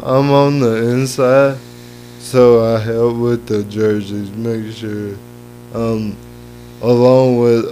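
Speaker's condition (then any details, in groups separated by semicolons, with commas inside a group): Cerebral palsy; lifelong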